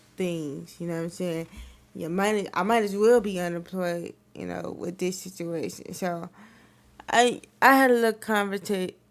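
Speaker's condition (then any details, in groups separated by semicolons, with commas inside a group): Cerebral palsy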